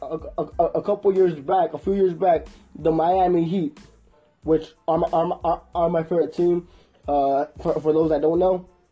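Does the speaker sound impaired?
Yes: stuttering; may stutter during podcast; here repeated sounds.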